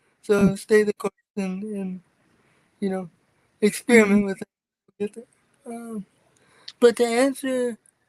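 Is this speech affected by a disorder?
Yes: cerebral palsy; from birth, wheelchair user.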